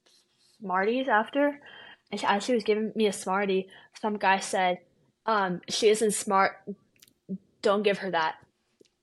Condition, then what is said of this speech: Stuttering. My stutter will always be a part of me, though it will never define me.